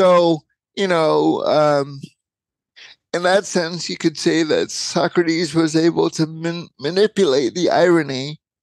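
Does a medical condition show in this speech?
Yes: cerebral palsy.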